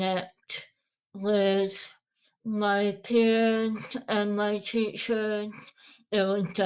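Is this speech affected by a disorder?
Yes: Moebius syndrome.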